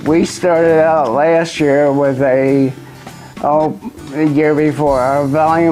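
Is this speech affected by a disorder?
Yes: lou Gehrig's disease.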